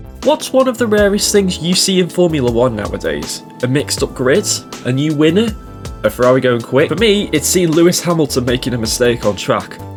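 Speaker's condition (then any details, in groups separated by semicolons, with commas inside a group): No condition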